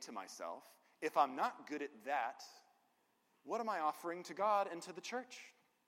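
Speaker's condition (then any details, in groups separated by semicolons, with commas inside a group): No condition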